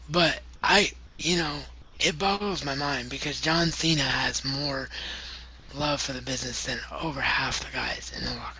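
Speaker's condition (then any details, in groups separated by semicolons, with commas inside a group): Cerebral palsy; wheelchair bound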